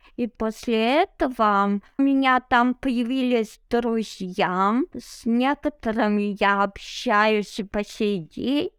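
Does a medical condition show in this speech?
Yes: cerebral palsy; abnormal gait, needs help on stairs without railings, walks everywhere, no wheelchair, home-schooled as child; no felt limitations currently.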